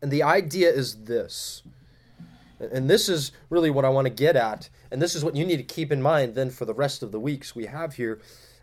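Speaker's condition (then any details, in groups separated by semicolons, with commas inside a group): No condition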